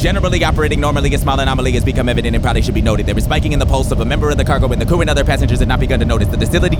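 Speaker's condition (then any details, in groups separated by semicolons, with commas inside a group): No condition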